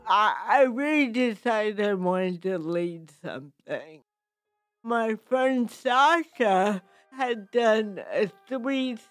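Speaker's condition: Cerebral palsy with speech impediment

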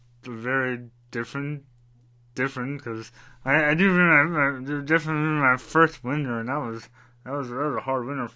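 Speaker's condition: Rapid onset dystonia-parkinsonism; then stopped progressing

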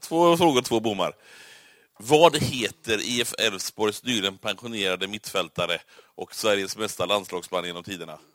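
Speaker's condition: No condition

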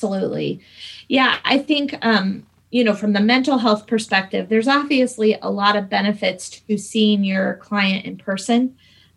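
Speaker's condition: No condition

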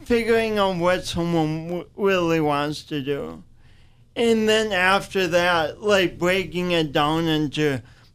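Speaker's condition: Speech impediment from birth; kinked umbilical cord causing oxygen loss, coordination and speech differences; pronounced impediment, very vocal on radio, certain words like umbilical hard to say

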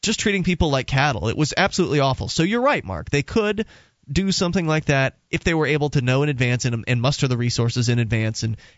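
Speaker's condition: No condition

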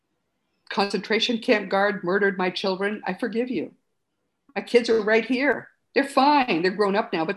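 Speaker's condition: No condition

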